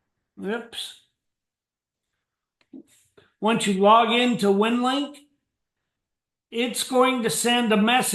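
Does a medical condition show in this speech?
No.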